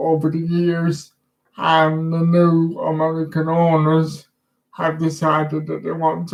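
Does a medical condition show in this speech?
Yes: disability affecting speech.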